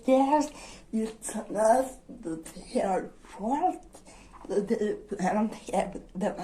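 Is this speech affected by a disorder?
Yes: dystonia; generalized dystonia.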